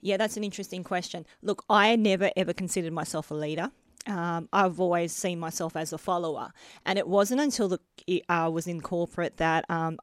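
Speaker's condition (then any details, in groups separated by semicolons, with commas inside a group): Bilateral cleft lip and palate; adult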